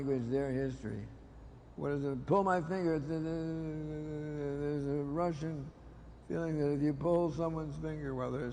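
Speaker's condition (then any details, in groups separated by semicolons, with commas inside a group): Parkinson's disease; diagnosed 20 years ago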